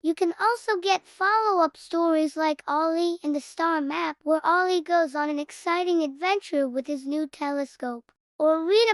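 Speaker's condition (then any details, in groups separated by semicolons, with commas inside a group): No condition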